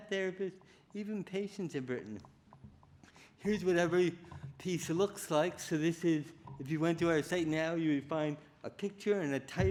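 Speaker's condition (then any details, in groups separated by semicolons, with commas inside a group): Cerebral palsy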